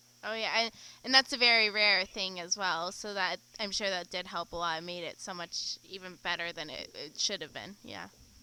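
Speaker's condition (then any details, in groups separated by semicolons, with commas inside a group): No condition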